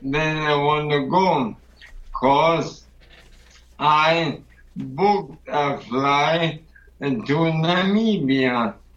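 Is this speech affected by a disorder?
Yes: ALS; sounds drunk to strangers, voice weakened and more bubbling since Camino, wife Steffi helps explain.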